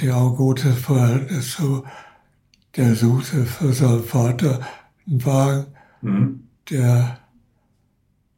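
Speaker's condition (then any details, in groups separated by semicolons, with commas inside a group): Parkinson's disease; in care home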